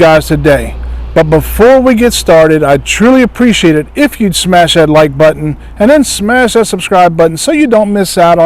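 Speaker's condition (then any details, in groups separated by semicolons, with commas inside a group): No condition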